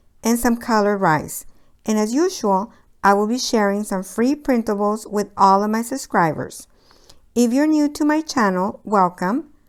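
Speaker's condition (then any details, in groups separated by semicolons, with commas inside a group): No condition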